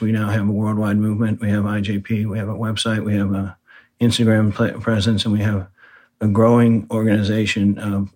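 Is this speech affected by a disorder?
Yes: Parkinson's disease; right-side weakness at onset, heavy weightlifting slows progression.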